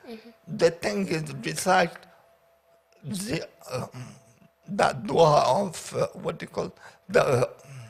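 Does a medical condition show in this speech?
Yes: paraplegia with essential tremor.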